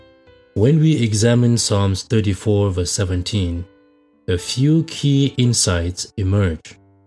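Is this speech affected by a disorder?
No.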